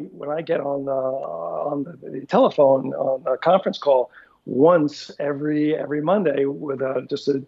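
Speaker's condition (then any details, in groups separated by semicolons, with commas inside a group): Aphasia after stroke; massive stroke, right-side paralysis and impaired comprehension at onset, initially global aphasia; about 14 years since stroke, aphasia persists, trains before speaking events; no speech at onset, first year ~1,000 words mostly nouns without verbs, must concentrate on speech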